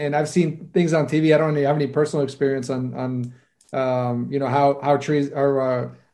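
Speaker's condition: No condition

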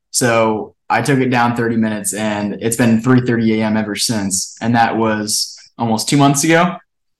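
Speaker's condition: No condition

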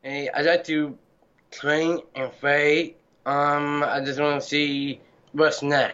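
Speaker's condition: Down syndrome; congenital, present since birth

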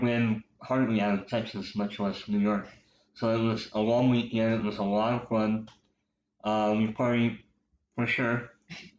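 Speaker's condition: Cleft lip and palate, popliteal pterygium syndrome

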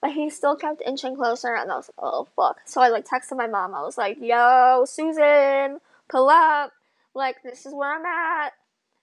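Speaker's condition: Bilateral cleft lip and palate; nose and palate

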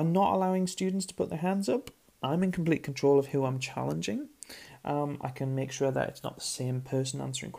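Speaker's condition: No condition

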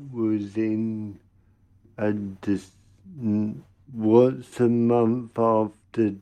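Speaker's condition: Cerebral palsy; congenital

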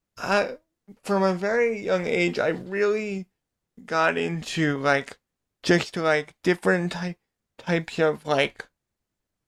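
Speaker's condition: Cerebral palsy; unable to walk

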